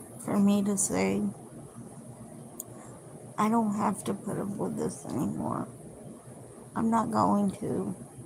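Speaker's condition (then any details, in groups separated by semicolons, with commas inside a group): Cerebral palsy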